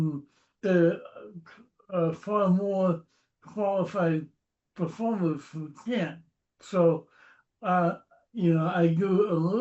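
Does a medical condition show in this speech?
Yes: cerebral palsy; noticeable speech impediment.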